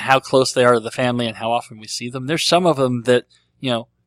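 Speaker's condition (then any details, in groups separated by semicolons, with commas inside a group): Cleft lip and palate; treated as a baby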